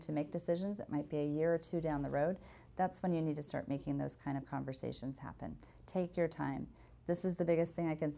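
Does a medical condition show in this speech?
No.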